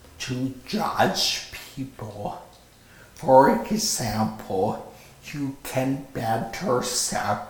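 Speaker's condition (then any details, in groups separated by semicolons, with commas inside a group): Stroke with paralyzed vocal cord; nearly 5 years post-stroke, 657+ hours outpatient therapy incl advanced speech therapy, runs without aids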